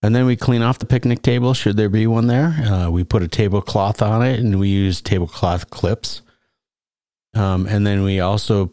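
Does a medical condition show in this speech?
No.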